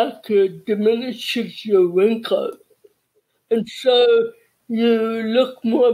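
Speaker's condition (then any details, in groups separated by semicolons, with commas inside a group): Cerebral palsy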